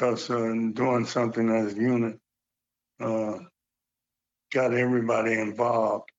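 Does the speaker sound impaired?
Yes: Parkinson's; slight stutter attributed to Parkinson's.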